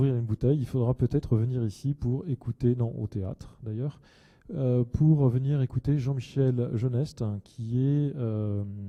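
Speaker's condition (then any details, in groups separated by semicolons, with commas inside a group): No condition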